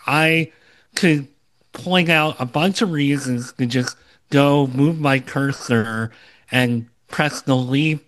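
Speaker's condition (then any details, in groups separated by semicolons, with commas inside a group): Cleft lip and palate, Opitz G/BBB syndrome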